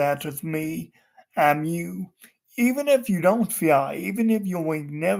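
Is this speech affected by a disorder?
Yes: cerebral palsy.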